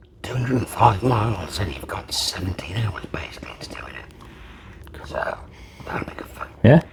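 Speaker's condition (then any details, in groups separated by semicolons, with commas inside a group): Laryngectomy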